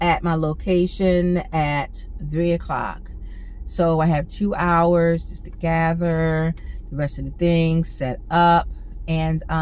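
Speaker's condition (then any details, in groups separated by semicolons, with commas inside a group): No condition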